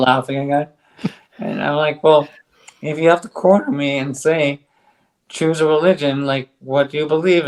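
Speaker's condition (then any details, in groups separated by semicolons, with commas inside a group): ALS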